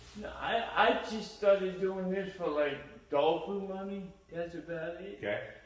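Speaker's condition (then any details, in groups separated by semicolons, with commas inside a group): Cerebral palsy; cerebral palsy, congenital, diagnosed around age six; visible tremors, medication reduced shaking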